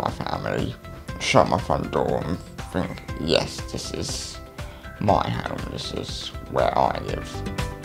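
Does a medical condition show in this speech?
Yes: cerebral palsy.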